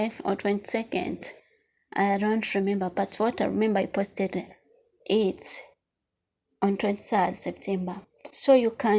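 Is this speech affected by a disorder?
No.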